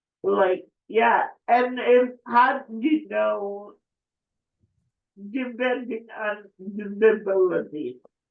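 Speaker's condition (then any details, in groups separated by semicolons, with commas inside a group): Cerebral palsy; affects speech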